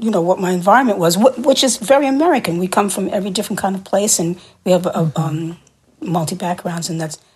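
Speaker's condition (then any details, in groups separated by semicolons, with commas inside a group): No condition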